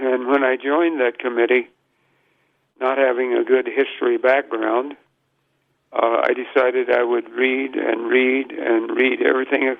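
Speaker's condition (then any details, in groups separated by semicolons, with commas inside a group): No condition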